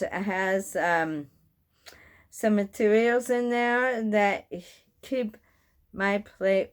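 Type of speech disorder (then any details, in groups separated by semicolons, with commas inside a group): Bulbar dysarthria; bulbar onset ALS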